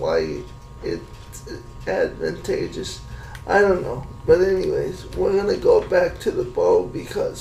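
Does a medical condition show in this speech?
Yes: cerebral palsy.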